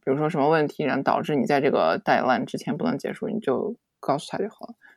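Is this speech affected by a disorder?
No.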